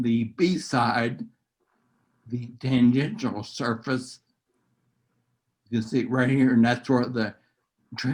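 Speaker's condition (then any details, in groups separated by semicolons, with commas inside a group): Neurological disease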